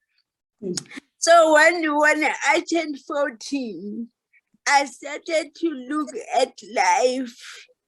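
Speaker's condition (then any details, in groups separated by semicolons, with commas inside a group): Cerebral palsy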